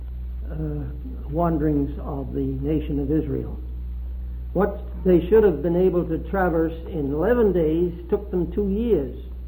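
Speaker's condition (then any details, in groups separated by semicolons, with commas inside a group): No condition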